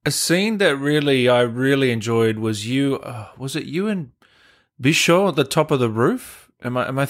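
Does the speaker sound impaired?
No.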